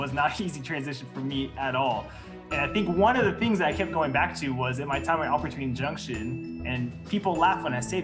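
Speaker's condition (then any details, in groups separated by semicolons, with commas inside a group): No condition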